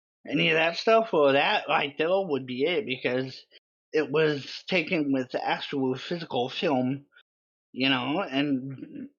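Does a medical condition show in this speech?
Yes: cerebral palsy; affects speech, distinctive accent-like quality.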